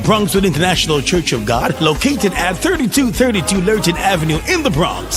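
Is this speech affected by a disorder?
No.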